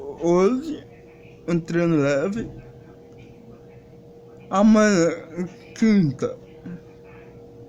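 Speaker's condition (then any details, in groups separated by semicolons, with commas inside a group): Cerebral palsy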